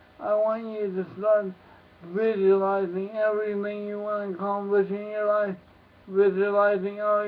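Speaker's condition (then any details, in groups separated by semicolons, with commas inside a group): Cerebral palsy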